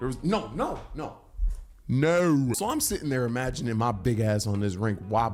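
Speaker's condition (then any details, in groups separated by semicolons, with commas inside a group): No condition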